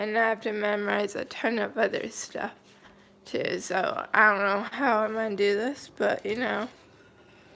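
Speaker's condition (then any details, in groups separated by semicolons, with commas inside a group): Cerebral palsy, mild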